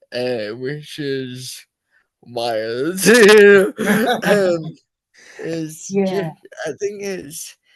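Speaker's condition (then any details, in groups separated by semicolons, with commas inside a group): Cerebral palsy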